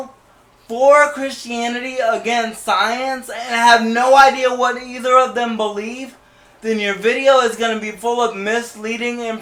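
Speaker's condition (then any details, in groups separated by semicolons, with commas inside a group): Cerebral palsy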